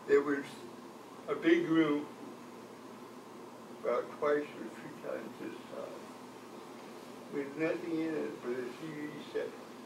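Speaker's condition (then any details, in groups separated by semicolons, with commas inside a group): Cerebral palsy; from birth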